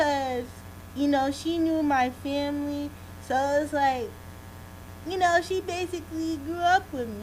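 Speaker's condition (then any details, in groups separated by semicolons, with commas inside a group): Cerebral palsy; spastic left hemiplegia, left side partially paralyzed; transfers independently after therapy, gait affected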